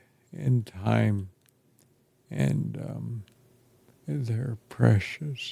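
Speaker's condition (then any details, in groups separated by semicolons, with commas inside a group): ALS; affects chest and throat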